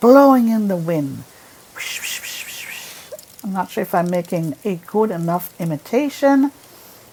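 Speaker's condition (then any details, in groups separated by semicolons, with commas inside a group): No condition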